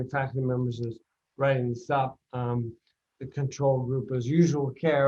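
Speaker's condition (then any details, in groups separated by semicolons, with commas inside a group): Bulbar onset ALS; recently diagnosed, mild bulbar symptoms; speech affected, sounds slightly drunk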